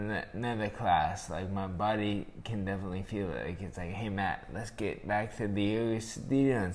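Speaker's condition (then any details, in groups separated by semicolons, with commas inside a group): Traumatic brain injury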